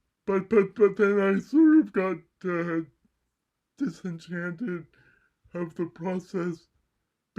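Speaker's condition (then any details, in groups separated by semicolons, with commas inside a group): Cerebral palsy; mild left side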